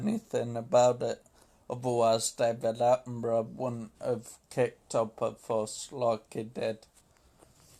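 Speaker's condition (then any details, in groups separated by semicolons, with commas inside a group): Multiple sclerosis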